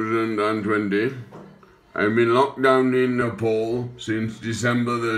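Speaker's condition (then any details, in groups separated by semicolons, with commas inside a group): Acquired brain injury, ataxia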